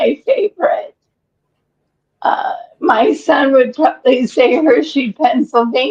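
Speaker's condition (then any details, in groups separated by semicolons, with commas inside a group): ALS; breathless after exertion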